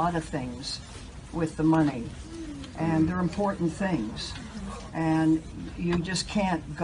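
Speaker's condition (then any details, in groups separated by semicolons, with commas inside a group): No condition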